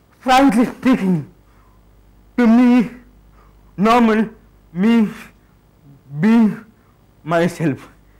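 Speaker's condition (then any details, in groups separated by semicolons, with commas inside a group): Cerebral palsy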